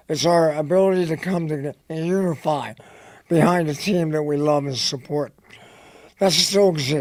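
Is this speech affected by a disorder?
Yes: head and neck cancer; dry throat, dry mouth.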